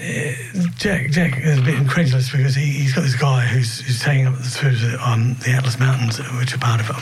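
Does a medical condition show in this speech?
Yes: early onset Parkinson's disease; early diagnosis; can no longer play guitar; voice affected, host says clearly understood.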